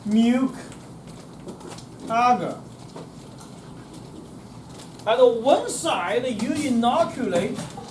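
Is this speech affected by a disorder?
No.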